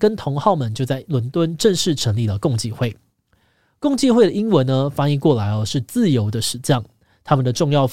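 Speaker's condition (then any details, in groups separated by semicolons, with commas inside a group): No condition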